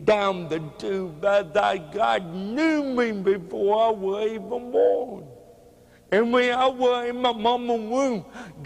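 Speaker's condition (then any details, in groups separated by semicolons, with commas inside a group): Cerebral palsy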